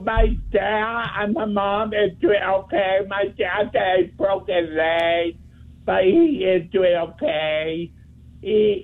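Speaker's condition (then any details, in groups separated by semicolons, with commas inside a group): Speech impediment; tries to talk really clearly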